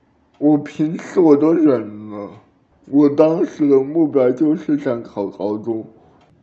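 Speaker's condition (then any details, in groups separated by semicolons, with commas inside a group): Cerebral palsy; some words unclear despite great effort to speak clearly, edited for fluency, childhood drooling from delayed saliva swallowing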